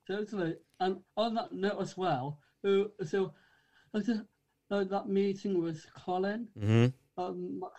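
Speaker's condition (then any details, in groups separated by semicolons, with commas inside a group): Down syndrome; from birth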